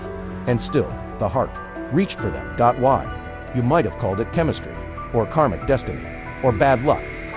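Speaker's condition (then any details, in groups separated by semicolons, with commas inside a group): No condition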